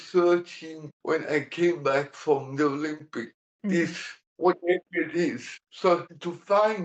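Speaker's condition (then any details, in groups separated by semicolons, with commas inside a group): Cerebral palsy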